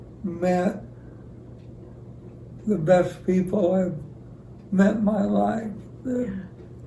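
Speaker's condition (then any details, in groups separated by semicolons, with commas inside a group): ALS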